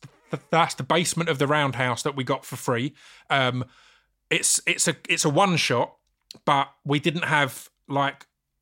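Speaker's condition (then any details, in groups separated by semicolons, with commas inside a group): Stammer; stammer when speaking, felt to spoil acting self-tapes; repeated sounds, repeated words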